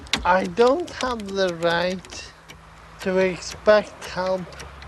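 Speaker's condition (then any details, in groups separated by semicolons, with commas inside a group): Friedreich's ataxia; difficulty speaking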